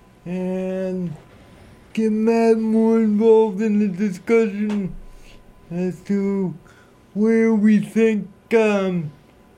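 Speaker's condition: Cerebral palsy

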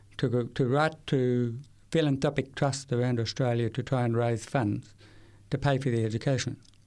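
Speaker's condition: Severe to profound hearing loss, acquired, from meningitis at age 8; left ear severe to profound

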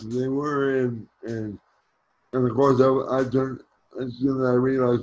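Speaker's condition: Cerebral palsy; wheelchair

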